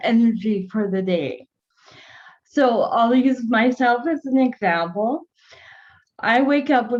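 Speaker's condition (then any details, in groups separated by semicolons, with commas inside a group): Cerebral palsy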